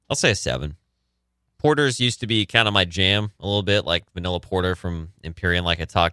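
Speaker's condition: No condition

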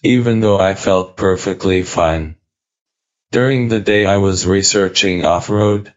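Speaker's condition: ALS, speech-generating device; diagnosed at age 34, lost walking, talking and breathing, tracheostomy and ventilator; cannot speak, eye-activated synthetic voice built from voice banking, types replies, silences while typing

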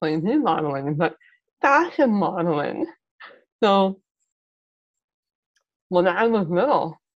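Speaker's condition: Muscular dystrophy; mild speech impairment

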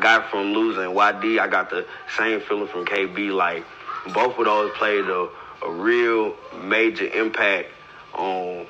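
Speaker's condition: No condition

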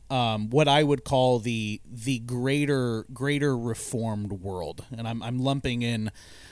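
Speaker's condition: No condition

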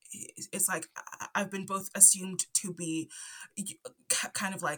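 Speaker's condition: Stutter; onset around age 5 after move from Zambia to UK, none before per parents, cause unknown; stutters here and there, stutter affects talking, often stays quiet to avoid stuttering; repeated sounds

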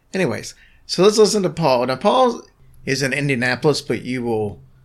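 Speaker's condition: No condition

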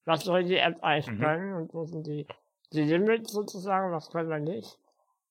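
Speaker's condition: Spinal muscular atrophy; physical disability

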